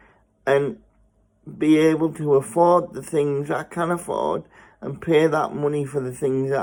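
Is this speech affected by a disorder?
Yes: spastic cerebral palsy; spastic, mainly lower limbs, one side weaker, spasms; uses a wheelchair.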